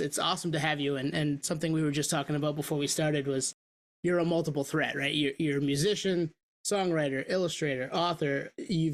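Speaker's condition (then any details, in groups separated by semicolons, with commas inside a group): No condition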